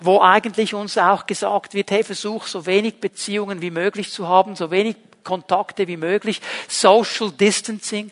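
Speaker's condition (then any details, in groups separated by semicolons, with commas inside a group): No condition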